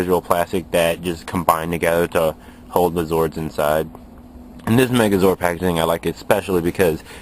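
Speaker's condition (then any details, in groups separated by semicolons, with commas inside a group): No condition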